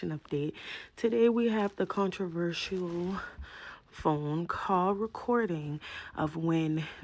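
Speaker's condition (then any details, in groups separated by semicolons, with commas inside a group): No condition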